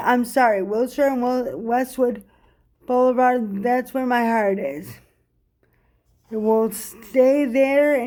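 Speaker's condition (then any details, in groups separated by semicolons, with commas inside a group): Cerebral palsy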